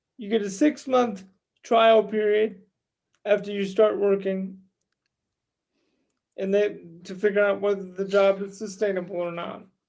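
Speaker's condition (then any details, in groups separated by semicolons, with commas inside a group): Cerebral palsy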